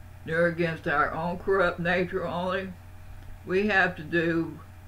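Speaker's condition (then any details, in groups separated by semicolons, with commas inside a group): Parkinson's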